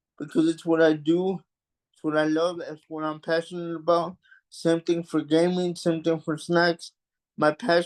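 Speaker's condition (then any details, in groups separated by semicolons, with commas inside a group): Cerebral palsy; takes deep breaths while speaking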